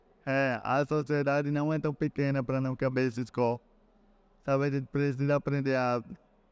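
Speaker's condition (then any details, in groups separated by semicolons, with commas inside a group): Cerebral palsy; relearned talking after onset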